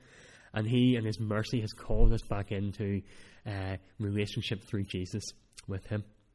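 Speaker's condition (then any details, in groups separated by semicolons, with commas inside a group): Cleft palate; speech not that clear at times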